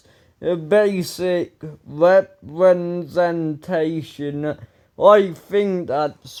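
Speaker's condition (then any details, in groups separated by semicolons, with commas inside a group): Ataxia; speech recently worse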